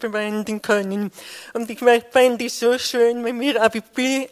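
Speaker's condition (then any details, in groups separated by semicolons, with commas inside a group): Deafness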